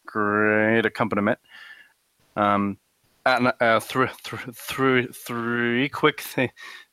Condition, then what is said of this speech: Stuttering. If i'm less n- nervous and i'm becoming perhaps slightly more fluent be, be, be, because of that